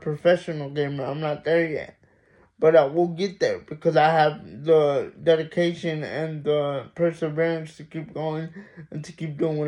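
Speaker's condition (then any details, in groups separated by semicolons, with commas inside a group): Mild cerebral palsy; mild, from birth, high hand tone, right worse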